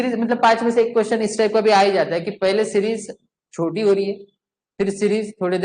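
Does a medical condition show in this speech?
No.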